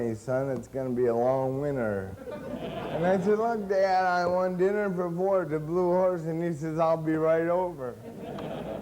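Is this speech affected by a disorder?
Yes: cerebral palsy; since birth.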